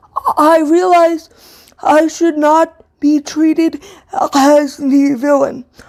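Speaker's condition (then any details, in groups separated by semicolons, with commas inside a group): Cerebral palsy, severe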